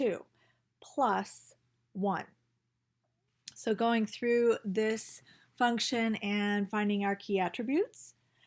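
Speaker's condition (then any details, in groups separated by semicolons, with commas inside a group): No condition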